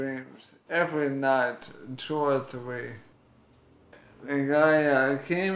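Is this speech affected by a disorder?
Yes: ALS; onset in finger, slightly bent.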